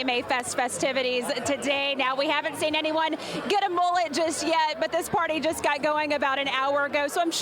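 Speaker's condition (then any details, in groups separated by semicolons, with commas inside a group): No condition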